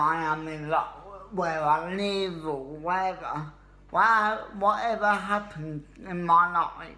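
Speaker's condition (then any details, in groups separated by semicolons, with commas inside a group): Cerebral palsy; obvious speech impediment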